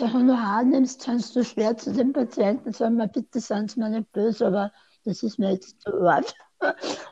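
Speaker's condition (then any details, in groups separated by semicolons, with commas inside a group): Speech impairment after tongue cancer, mild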